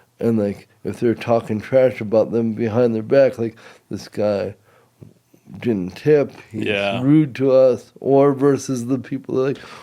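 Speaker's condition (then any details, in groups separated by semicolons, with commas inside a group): Cerebral palsy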